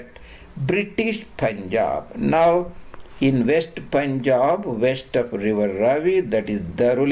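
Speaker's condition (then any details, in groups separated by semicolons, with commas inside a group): No condition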